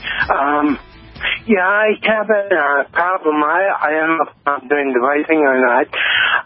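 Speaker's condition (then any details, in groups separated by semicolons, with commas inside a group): Cerebral palsy; lifelong, diagnosed at age 55, others long mistook for drunk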